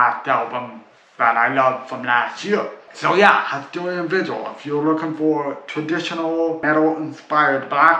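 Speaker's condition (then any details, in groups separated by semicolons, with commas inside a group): Cerebral palsy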